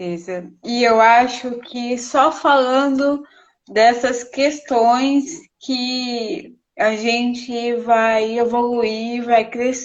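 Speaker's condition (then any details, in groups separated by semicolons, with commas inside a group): Cerebral palsy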